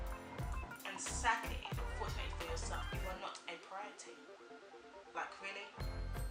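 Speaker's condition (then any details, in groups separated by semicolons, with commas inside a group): No condition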